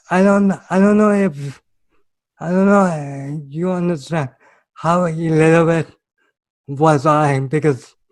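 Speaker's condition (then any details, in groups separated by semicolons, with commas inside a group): Cerebral palsy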